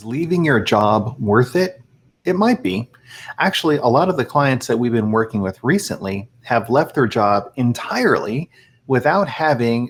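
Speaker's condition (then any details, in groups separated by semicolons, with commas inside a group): No condition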